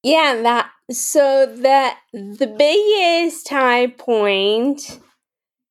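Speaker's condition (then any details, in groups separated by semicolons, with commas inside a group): Friedreich's ataxia; ambulatory until about 21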